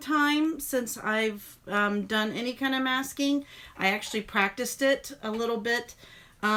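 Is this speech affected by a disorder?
No.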